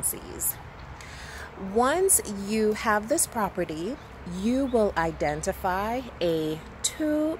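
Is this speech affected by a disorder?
No.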